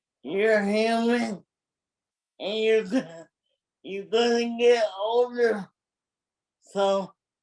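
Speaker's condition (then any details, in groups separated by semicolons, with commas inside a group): Cerebral palsy; from birth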